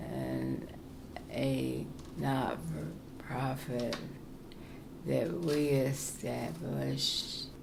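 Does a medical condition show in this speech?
Yes: Parkinson's; very soft, low voice.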